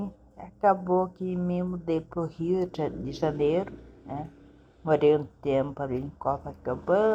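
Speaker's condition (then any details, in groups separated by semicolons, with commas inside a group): Cerebellar ataxia; about 5 years since onset, age 52, wheelchair, physiotherapy, medication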